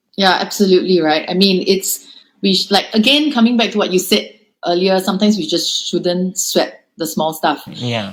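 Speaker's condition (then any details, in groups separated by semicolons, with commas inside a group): No condition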